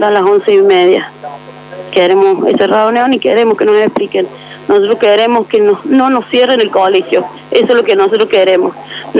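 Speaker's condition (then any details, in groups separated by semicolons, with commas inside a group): No condition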